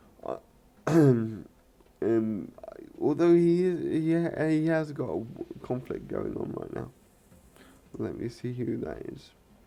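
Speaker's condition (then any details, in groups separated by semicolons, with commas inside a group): Cerebral palsy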